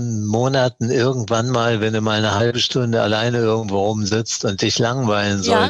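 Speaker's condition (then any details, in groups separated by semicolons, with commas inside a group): Parkinson's disease; still trembles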